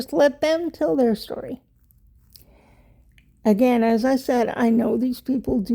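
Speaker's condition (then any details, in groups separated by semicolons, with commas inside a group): Cerebral palsy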